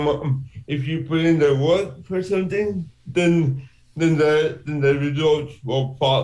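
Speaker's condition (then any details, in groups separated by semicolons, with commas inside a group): Cerebral palsy; from birth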